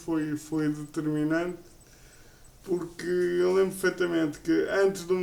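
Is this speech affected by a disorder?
Yes: cerebral palsy; uses a wheelchair.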